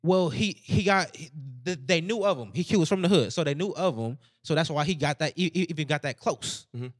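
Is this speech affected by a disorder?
Yes: stutter; self-studied leading conversation and hypnosis because of stutter; stutters while talking on recorded show, comfortable speaking before large audiences; here repeated sounds, repeated words.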